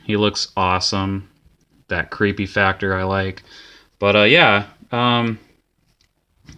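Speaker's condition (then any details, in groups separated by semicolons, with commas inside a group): No condition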